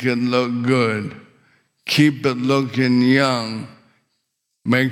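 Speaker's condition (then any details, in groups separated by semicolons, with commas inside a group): ALS; paralysis expected within a year or two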